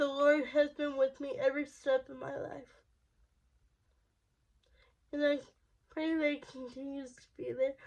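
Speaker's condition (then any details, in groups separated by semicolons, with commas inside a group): Cerebral palsy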